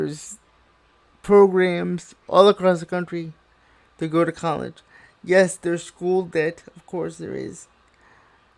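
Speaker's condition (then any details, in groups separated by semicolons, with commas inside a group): Cerebral palsy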